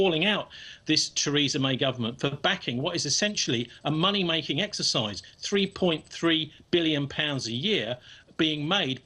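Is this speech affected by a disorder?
No.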